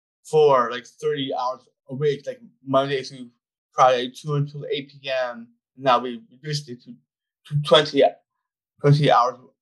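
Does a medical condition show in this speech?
Yes: Down syndrome; public speaker.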